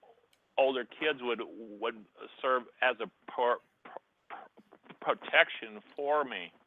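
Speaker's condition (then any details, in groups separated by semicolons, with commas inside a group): Stutter; cerebral palsy; cerebral palsy from birth, very limited use of right side; words flow once involved in topic, host says sounds great; repeated words, blocks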